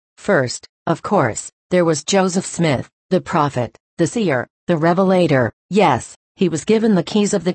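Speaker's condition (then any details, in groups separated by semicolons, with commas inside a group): No condition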